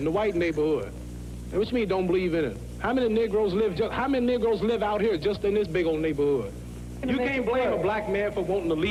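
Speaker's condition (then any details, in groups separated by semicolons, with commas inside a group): No condition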